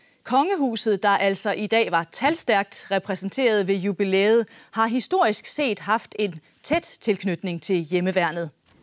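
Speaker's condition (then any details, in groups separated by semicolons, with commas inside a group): No condition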